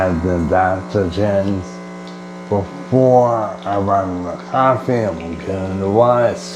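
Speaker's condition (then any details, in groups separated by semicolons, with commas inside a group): Brain injury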